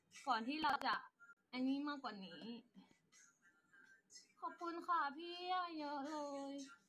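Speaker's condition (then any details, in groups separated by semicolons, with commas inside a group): No condition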